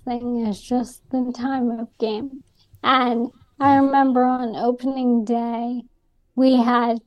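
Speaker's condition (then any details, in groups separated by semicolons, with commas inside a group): ALS; Columbia University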